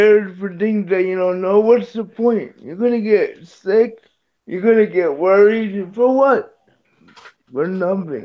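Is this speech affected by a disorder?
Yes: cerebral palsy.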